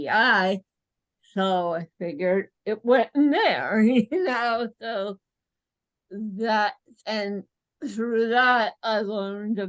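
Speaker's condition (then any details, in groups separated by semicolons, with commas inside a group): Cerebral palsy; mainly small motor coordination; speech and movement visibly affected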